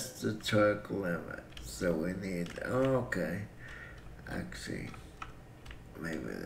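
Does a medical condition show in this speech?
Yes: cerebral palsy; breathing fine.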